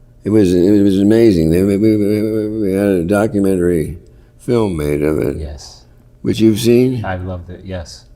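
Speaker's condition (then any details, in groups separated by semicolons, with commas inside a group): Parkinson's; worsening, often debilitating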